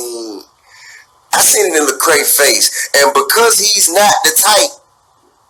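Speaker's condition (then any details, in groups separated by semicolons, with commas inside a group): No condition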